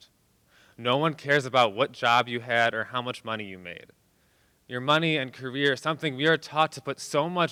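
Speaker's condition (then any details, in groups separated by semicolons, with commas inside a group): No condition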